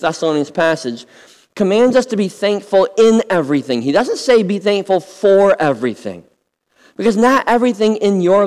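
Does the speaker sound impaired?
Yes: cleft lip and palate; congenital.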